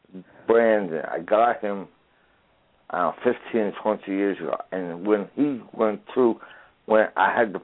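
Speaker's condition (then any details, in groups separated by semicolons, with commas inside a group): Traumatic brain injury; traumatic brain injury from being trapped in a fire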